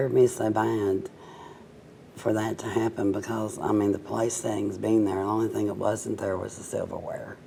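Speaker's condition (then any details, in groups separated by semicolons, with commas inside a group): Cerebral palsy, mild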